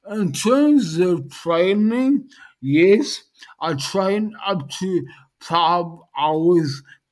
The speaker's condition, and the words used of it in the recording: Dysarthria. So you've certainly overcome that barrier of dysarthria.